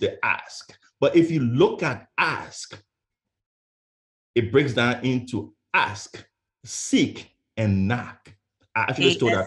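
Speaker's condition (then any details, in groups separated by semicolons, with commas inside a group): Stuttering; stutter first noticed by mother at age 8, lifelong, once tried to skip graduation speech; professional speaker, Toastmasters district 6 finalist, overcame insecurities around stutter; West African accent, originally from Liberia; prolonged sounds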